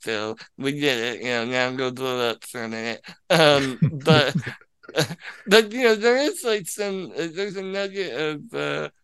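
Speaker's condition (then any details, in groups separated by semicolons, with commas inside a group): Spinal muscular atrophy; wheelchair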